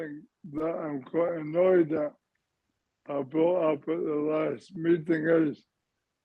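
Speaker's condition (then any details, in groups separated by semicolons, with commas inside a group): ALS / motor neurone disease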